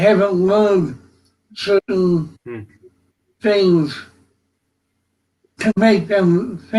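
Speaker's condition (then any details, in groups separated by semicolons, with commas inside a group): Cerebral palsy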